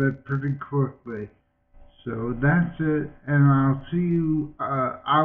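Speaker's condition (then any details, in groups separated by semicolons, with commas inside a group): Multiple sclerosis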